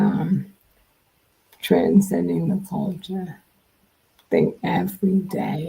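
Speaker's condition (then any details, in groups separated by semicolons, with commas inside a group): Multiple sclerosis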